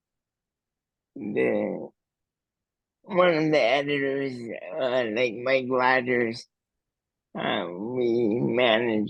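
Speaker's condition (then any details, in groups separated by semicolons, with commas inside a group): Cerebral palsy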